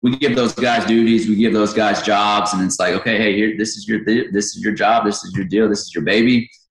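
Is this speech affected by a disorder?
No.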